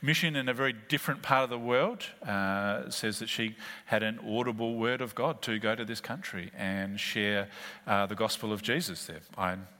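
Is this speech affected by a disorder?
No.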